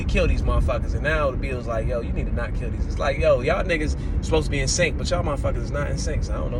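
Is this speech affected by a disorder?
No.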